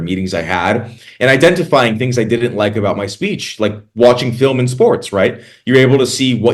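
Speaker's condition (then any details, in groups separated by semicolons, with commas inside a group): No condition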